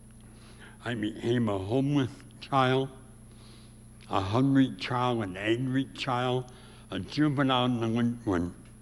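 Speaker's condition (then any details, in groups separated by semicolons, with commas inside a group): Severe speech impediment; from early childhood, could not talk at all as young child, first operation in North Dakota hospital; about age 84; white woman taught tongue movement, chewing food and speaking, impediment heard on radio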